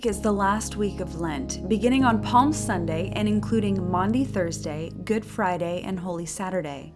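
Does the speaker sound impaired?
No.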